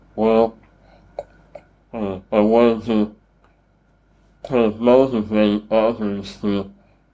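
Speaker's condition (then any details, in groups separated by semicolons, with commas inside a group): Treacher Collins syndrome; speech therapy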